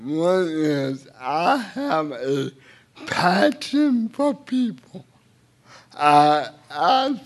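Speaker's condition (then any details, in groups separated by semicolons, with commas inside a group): Cerebral palsy; speech a little unclear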